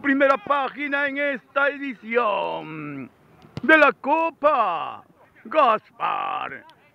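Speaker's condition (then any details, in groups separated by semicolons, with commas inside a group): No condition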